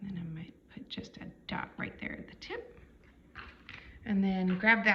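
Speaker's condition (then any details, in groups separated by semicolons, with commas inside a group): No condition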